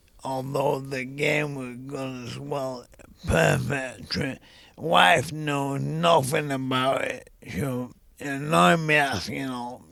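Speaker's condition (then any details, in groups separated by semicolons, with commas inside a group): ALS; young onset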